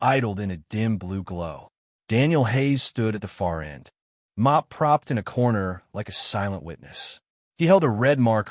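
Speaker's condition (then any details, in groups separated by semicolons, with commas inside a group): No condition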